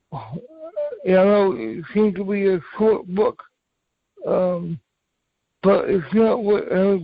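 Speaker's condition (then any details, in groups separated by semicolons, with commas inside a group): Cerebral palsy; from birth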